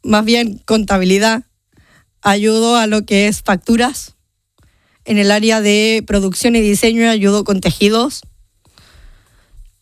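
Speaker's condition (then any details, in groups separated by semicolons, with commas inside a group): Down syndrome; genetic condition, since birth; age 30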